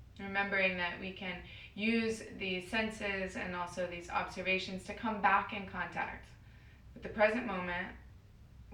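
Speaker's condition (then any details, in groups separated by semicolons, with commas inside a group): No condition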